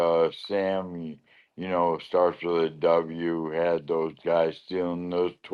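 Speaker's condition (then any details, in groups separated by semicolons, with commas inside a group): Lou Gehrig's disease (ALS)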